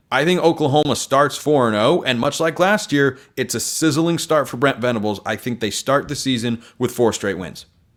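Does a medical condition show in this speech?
No.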